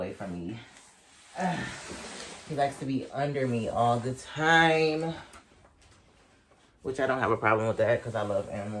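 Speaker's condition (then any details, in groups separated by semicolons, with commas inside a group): No condition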